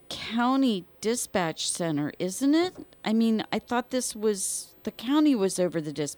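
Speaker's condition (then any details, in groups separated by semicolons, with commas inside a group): No condition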